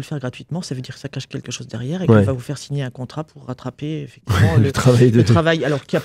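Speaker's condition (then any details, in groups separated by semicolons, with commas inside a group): No condition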